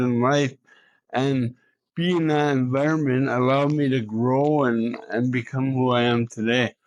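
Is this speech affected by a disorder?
Yes: cerebral palsy.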